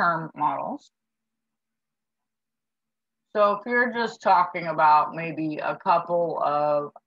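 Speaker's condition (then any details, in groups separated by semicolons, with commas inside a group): No condition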